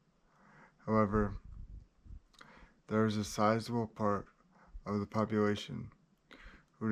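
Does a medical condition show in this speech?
Yes: cerebral palsy, spastic.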